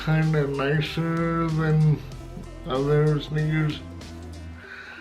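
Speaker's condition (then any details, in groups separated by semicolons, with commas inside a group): Cerebral palsy; spastic type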